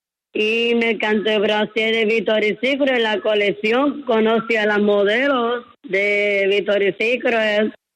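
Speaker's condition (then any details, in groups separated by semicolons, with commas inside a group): Down syndrome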